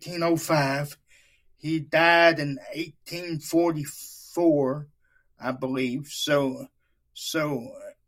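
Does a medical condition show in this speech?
Yes: cerebral palsy; wheelchair user.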